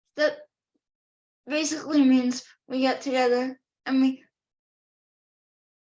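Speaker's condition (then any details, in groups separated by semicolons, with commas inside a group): Cerebral palsy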